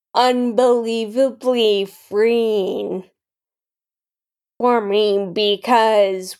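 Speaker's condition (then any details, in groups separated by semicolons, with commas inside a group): Friedreich's ataxia; rare progressive, form of muscular dystrophy, diagnosed at 17, initially mild, Muscular Dystrophy Association for braces; some speech issues, less pronounced than in others with Friedreich's ataxia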